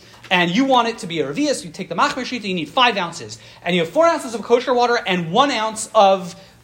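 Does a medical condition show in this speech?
No.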